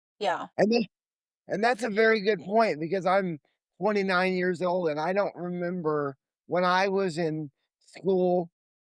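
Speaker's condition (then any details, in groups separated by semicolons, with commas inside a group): Cerebral palsy; lifelong wheelchair user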